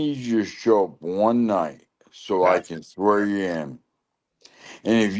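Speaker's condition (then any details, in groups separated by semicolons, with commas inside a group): Lou Gehrig's disease (ALS)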